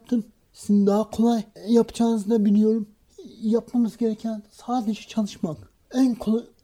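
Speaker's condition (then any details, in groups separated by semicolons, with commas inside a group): Cerebral palsy; from birth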